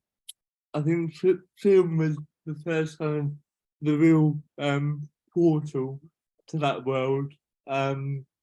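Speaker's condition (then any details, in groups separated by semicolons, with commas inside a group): Cerebral palsy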